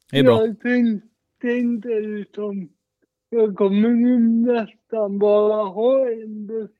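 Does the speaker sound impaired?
Yes: cerebral palsy; present from birth, brain oxygen deprivation, heart not beating at delivery, mild; difficulty with fine motor movements like zippers, shoelaces, buttons, uses adapted rifle.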